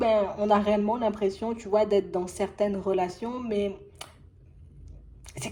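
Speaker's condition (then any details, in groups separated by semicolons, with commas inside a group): No condition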